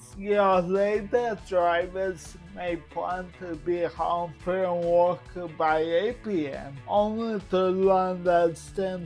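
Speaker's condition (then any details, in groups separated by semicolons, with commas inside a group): Cerebral palsy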